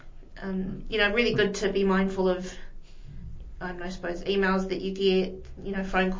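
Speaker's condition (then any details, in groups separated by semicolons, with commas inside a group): No condition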